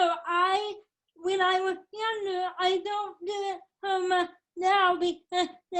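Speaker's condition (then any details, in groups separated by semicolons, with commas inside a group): Cerebral palsy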